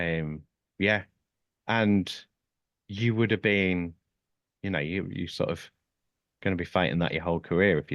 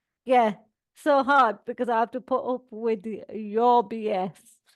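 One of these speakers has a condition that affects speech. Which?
The second: cerebral palsy; from birth, all four limbs; speech sometimes slurred when tired or nervous.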